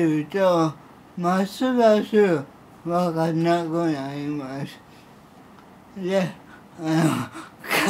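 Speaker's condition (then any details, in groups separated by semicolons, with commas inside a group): Cerebral palsy; severe, uses a wheelchair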